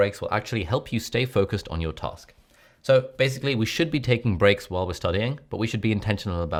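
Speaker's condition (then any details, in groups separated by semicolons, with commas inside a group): No condition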